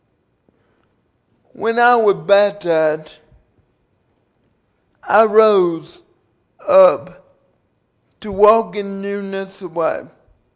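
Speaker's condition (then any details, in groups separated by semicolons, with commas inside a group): Cerebral palsy; 37 years since onset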